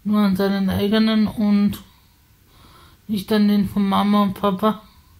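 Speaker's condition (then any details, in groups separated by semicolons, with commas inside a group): Spasticity from birth; multiple sclerosis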